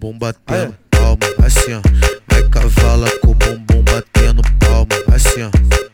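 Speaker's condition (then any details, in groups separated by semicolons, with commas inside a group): No condition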